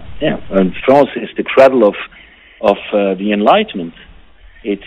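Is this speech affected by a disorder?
No.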